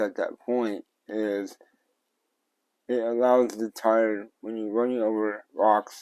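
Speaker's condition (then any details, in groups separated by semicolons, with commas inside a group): Cerebral palsy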